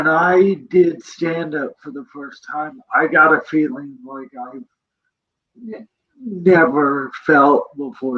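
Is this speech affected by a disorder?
Yes: cerebral palsy; present from birth.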